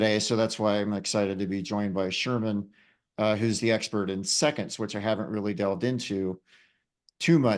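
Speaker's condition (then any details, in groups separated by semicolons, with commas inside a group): No condition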